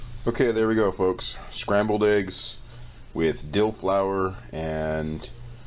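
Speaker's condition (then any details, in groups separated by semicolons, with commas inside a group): No condition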